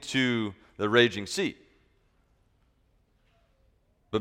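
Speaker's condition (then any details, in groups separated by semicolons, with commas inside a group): No condition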